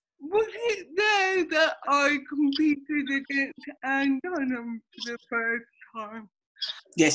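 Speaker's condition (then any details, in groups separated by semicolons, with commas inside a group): Cerebral palsy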